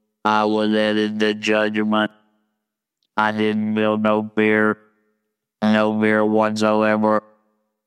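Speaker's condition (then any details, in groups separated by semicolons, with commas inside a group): Laryngectomy, total laryngectomy with electrolarynx; wand not hard to learn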